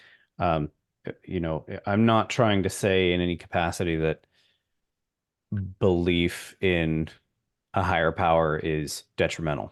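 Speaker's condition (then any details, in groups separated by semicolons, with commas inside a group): No condition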